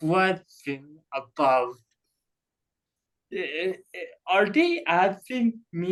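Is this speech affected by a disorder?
Yes: cerebral palsy.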